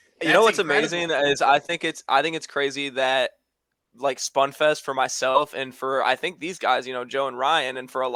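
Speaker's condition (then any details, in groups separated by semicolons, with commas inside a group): No condition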